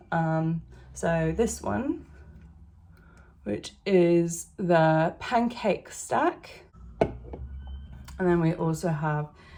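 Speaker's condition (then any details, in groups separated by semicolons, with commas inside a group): No condition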